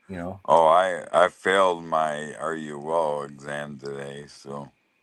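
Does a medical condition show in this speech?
Yes: lou Gehrig's disease (ALS).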